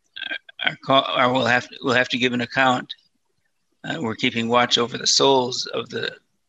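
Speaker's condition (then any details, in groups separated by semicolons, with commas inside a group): Parkinson's disease, mild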